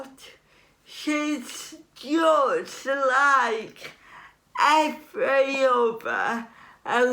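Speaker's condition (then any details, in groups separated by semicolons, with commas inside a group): Cerebral palsy; since childhood, falls over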